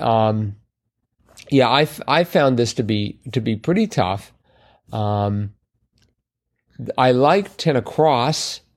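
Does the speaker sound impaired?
No.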